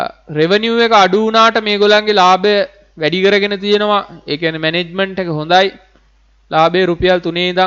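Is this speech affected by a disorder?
No.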